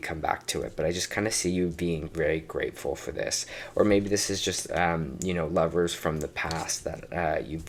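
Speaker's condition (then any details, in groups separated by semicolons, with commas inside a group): No condition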